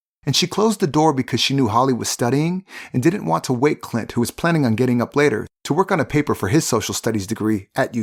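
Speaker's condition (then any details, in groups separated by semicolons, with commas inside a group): No condition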